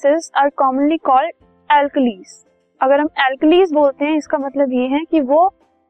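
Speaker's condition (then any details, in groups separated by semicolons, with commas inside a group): No condition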